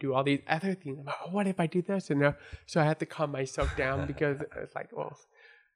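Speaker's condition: Born deaf; congenital deafness from birth

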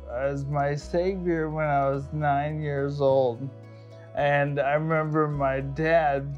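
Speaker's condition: ALS; after prolonged search for answers

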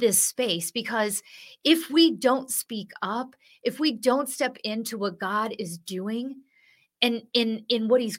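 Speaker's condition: No condition

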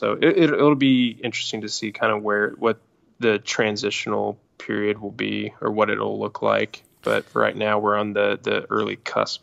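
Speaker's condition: No condition

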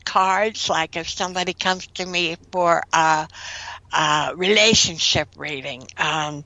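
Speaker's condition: Cleft lip and palate, severe

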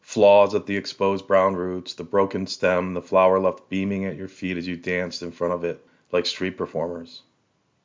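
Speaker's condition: No condition

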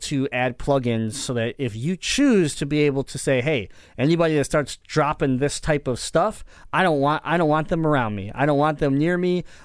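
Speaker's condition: Cleft palate; talked differently growing up

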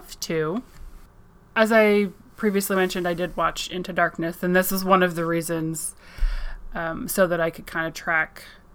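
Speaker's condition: No condition

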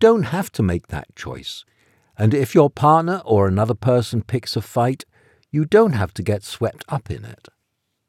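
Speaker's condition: No condition

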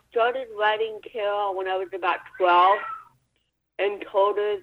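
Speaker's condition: Cerebral palsy; brace after surgery

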